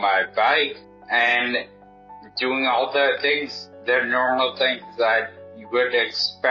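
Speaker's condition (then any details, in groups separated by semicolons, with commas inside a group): Traumatic brain injury; caused by hydrocephalus, brain surgery about 9 hours, onset age 33; about 3 years after surgery, ongoing therapy; speech hard after surgery, relearned talking and swallowing, speech therapy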